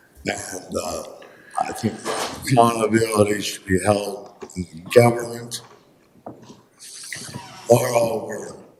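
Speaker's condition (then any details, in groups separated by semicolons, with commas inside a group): Traumatic brain injury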